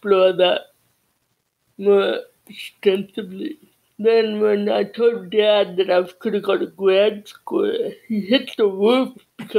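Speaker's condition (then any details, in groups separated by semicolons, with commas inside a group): Cerebral palsy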